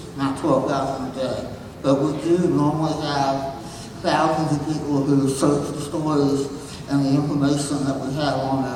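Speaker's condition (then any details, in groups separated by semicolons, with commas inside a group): Moebius syndrome; since birth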